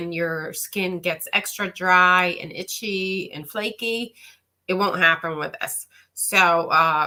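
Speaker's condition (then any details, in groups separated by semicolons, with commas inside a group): No condition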